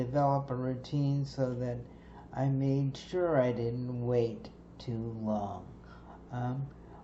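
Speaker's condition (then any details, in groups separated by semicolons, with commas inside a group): Cerebral palsy; stiff muscles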